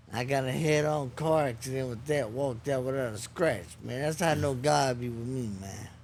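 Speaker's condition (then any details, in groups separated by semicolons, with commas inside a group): Traumatic brain injury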